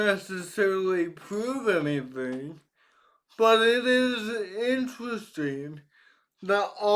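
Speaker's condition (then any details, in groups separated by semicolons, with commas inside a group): Cerebral palsy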